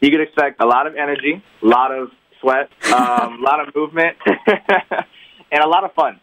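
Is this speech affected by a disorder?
No.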